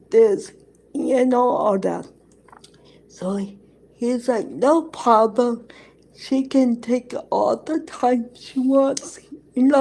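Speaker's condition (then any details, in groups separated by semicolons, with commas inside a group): Cerebral palsy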